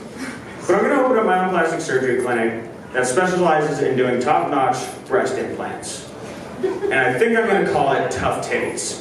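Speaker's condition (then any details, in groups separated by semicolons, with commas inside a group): No condition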